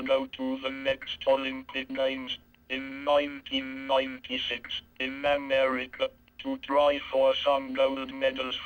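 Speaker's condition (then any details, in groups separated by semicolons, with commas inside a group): Cerebral palsy, speech-generating device; lifelong, affects all muscles including speech muscles; walks with difficulty, can drive; non-speaking, uses sounds, signs, word board, speech synthesizer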